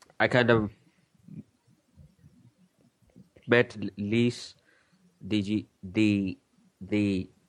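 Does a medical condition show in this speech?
Yes: stuttering; here repeated sounds, blocks.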